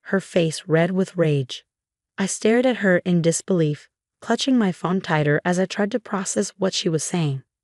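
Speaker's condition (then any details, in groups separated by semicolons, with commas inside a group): No condition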